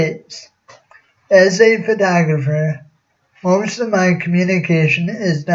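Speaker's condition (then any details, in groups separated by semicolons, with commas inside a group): Cerebral palsy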